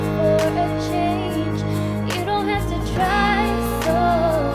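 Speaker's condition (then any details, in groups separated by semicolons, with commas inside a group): No condition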